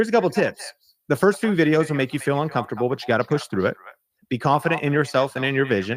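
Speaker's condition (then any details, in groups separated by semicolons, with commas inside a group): No condition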